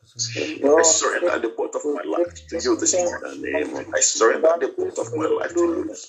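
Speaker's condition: No condition

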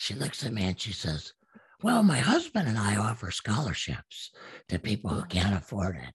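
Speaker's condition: Absent vocal cords; from gunshot through neck, confirmed on repeated exams, speech therapist saw no hope; still practices speaking; self-taught speech over about ten years, sounds made first then shaped by mouth, slight hoarseness, unique voice

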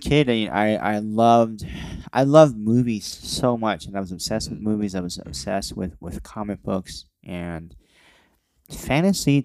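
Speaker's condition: Cleft lip and palate

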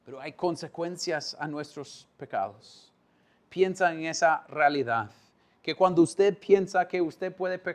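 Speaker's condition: No condition

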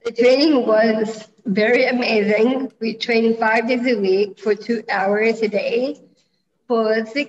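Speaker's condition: Down syndrome; present from birth

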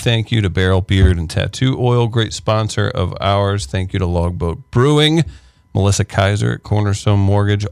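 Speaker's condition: No condition

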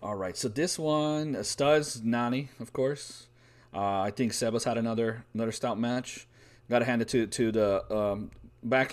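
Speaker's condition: No condition

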